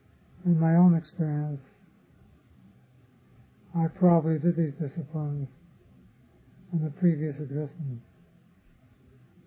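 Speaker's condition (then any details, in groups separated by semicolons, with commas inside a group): Parkinson's disease; others offer remedies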